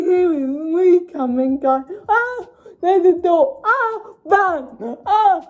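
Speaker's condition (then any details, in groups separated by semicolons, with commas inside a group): Cerebral palsy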